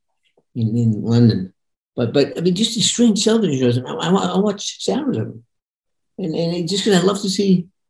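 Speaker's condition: Parkinson's; voice sometimes monotone

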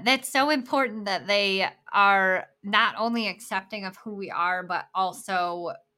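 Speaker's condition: Bilateral cleft lip and palate

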